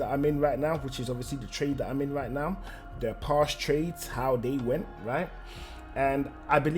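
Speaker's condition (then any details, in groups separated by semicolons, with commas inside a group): No condition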